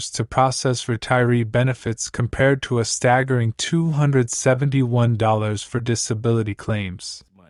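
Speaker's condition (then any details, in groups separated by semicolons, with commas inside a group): No condition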